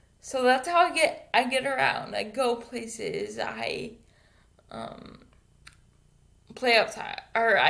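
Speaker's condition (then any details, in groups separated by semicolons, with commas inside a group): Cerebral palsy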